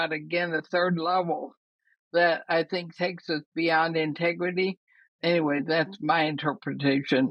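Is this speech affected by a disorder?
Yes: ALS.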